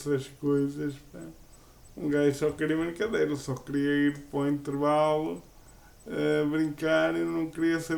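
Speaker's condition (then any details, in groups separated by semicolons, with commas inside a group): Cerebral palsy; uses a wheelchair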